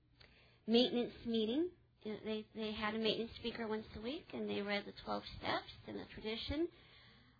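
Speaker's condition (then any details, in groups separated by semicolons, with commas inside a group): Cleft palate; congenital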